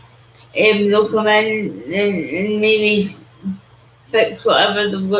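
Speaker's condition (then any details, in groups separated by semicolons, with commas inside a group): Cerebral palsy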